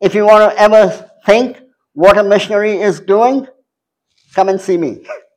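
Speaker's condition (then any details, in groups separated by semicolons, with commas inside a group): Cleft palate; congenital cleft palate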